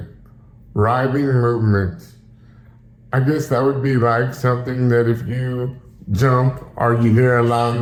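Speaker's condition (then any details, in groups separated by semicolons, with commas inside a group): Cerebral palsy; some voice muscle weakness, still able to talk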